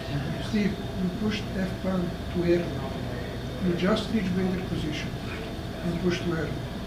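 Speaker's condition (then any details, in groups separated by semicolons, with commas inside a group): No condition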